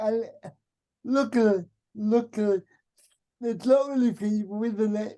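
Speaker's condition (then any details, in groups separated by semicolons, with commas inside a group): Cerebral palsy; arms affected, left hand usable; occasionally slightly slurred speech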